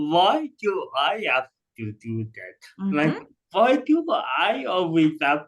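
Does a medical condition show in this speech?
Yes: cerebral palsy.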